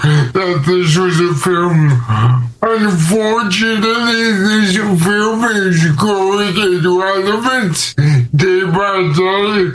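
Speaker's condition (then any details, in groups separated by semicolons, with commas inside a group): Cerebral palsy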